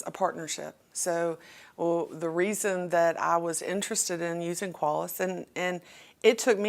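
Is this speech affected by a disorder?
No.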